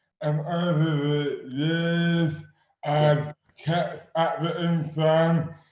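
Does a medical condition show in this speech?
Yes: dystonia; affects hands and speech.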